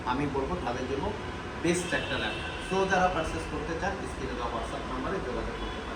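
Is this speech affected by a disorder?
No.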